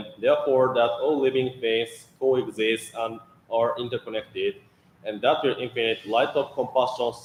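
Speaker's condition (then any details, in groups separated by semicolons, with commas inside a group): No condition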